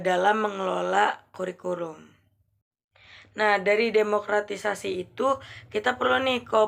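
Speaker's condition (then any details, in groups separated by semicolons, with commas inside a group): No condition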